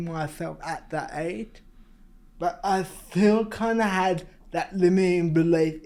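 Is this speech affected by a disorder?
Yes: cerebral palsy.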